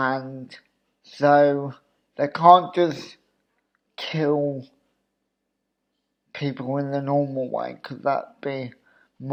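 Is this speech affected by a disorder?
Yes: cerebral palsy; obvious speech impediment.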